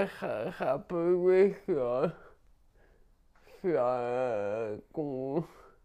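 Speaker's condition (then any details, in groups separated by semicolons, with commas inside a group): Cerebral palsy; perceptual disorders; slowness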